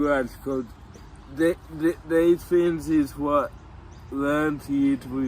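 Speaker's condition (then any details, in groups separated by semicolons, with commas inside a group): Cerebral palsy; from birth, tight muscles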